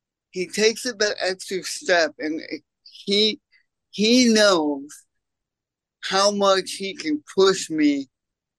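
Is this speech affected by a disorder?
Yes: cerebral palsy; congenital, lack of oxygen at birth, stroke-like state, left side of body, walks unassisted with limp.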